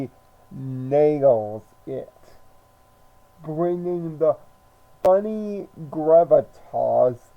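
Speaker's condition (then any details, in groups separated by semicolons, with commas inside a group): Cerebral palsy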